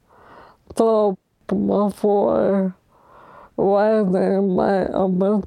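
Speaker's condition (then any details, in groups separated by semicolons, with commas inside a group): ALS; progressive, diagnosed at age 29, motorized wheelchair, almost fully paralyzed, can no longer type after fall; harder to understand, slow sentence production, mute when hurt, losing voice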